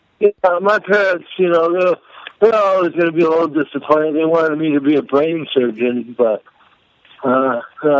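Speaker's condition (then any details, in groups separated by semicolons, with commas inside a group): Cerebral palsy; may sound drunk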